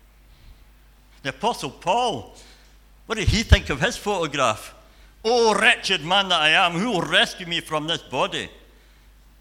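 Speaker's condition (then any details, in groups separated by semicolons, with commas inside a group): Cleft palate and cleft lip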